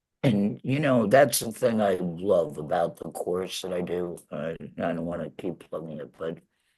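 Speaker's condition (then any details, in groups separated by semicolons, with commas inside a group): Laryngectomy; laryngectomy after throat cancer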